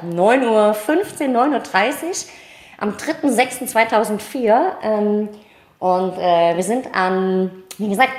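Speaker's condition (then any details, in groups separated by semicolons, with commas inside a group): Cleft palate, mild; cleft palate from birth; small speech impediment, audible to listeners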